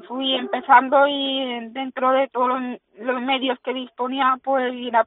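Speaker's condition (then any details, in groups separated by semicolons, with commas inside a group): Hearing loss with cochlear implants; bilateral cochlear implants, needed daily including racing; early unadapted karting helmet meant hearing nothing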